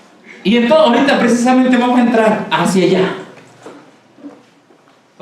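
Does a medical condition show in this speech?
No.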